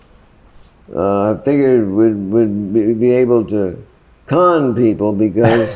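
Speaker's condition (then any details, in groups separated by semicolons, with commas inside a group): Parkinson's; worsening, often debilitating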